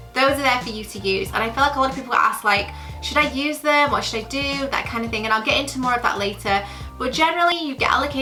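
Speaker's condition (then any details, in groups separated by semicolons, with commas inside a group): No condition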